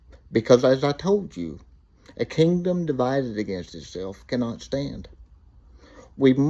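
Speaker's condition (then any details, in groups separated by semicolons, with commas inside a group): Cerebral palsy; uses wheelchair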